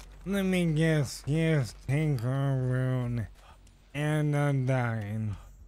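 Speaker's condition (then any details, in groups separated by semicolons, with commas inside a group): ALS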